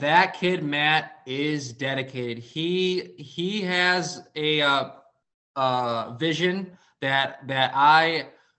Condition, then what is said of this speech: Stuttering. But honestly, I have gotten so confident now, like my campus visits and like talking with like families.